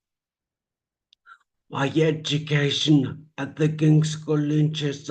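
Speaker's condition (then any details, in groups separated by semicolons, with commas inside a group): Traumatic brain injury; speech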